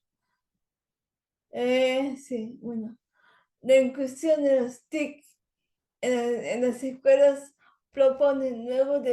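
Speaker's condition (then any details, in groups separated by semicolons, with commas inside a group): Cerebral palsy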